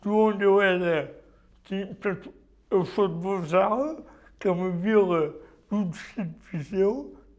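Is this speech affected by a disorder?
Yes: cerebral palsy; neurological disability, not a disease; difficulty speaking but not communicating, voice may sound strange, listeners wrongly assume intellectual deficit.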